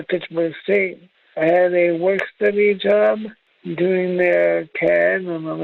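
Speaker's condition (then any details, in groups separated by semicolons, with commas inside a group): Traumatic brain injury; struck from behind, multiple fractures, chipped vertebra; 20 years post-injury, disabled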